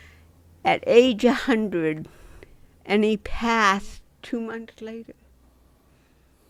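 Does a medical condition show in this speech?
Yes: dystonia.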